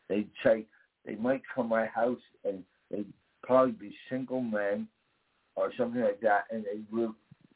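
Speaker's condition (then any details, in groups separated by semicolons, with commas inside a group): Damaged vocal cord; about 40 years since injury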